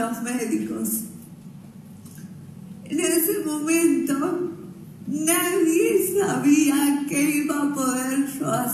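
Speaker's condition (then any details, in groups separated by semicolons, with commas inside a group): Cerebral palsy; speech affected by condition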